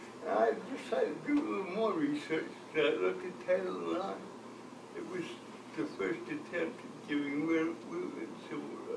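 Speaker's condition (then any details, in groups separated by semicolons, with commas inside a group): Cerebral palsy; from birth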